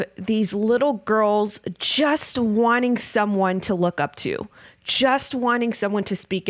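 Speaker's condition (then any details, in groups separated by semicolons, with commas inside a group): No condition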